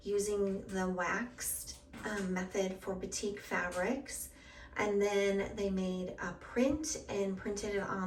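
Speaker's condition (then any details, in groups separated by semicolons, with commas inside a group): No condition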